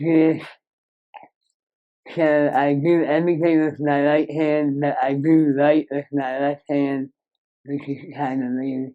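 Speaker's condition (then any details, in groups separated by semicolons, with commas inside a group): Moebius syndrome; severe nerve damage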